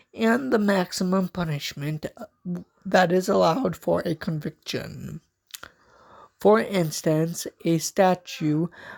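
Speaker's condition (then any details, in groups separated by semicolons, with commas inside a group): Cerebral palsy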